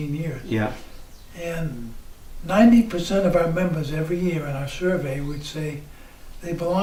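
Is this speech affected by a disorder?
Yes: ALS.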